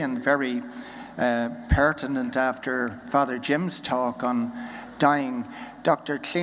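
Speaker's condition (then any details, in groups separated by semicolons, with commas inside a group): No condition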